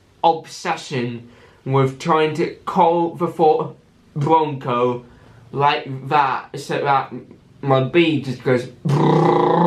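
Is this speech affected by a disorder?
Yes: cerebral palsy with stammer.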